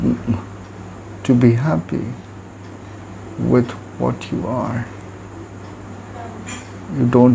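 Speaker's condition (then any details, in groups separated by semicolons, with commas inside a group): Cerebral palsy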